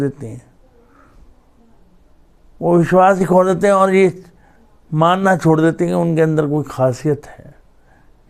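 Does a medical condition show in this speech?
Yes: cerebral palsy.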